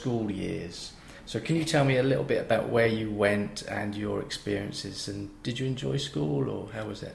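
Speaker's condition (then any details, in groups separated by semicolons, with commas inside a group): No condition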